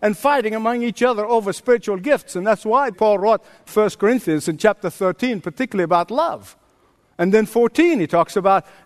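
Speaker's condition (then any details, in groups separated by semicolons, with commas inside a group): No condition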